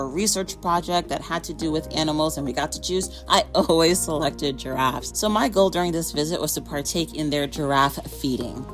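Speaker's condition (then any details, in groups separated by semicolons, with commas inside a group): No condition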